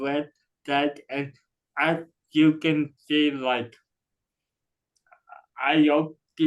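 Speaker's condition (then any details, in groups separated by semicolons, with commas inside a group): Cerebral palsy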